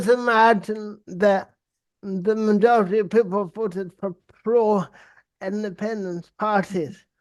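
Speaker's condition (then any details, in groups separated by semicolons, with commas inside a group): Cerebral palsy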